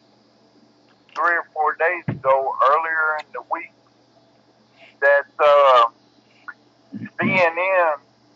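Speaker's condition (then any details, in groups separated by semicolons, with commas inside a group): Cerebral palsy; bedbound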